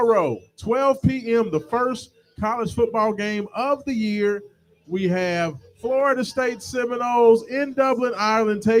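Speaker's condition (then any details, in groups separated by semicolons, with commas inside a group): No condition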